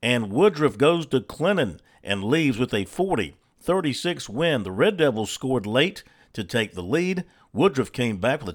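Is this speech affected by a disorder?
No.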